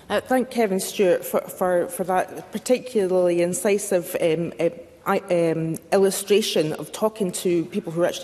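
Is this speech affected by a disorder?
No.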